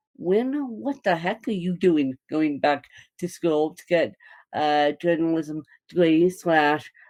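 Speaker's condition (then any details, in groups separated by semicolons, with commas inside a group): Cerebral palsy, mixed, moderate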